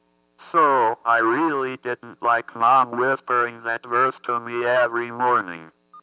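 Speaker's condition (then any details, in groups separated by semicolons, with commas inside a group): Athetoid cerebral palsy; speech therapist Judy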